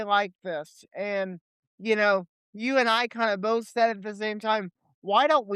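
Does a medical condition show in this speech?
Yes: cerebral palsy; limited mobility, legs.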